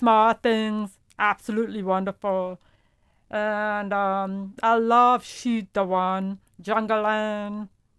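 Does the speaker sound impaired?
Yes: profound deafness; hears vowels but not consonants, uses hearing aids, no vibration felt; hears music, voices, horn, piano, guitar, headphones too quiet, feedback over hearing aids.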